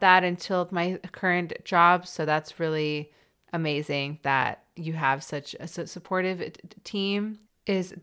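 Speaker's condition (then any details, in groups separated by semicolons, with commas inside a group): No condition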